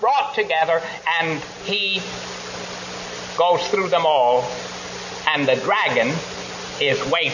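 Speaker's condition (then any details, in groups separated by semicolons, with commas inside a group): No condition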